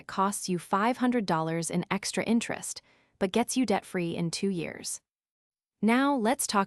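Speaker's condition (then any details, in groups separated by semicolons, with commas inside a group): No condition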